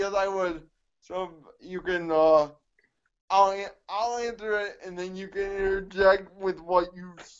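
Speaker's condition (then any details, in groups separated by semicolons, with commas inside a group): Cerebral palsy; mixed quadriplegia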